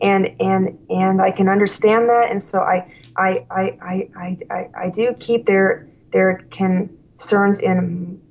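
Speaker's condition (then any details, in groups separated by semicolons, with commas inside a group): Stuttering; severe stuttering at college start, fluency temporarily improved by drinking alcohol, works as school slp; stutters openly, cannot hide it, discloses stuttering to parents, feels in control; noticeable stuttering that cannot be hidden, more fluent when drinking then; repeated words, blocks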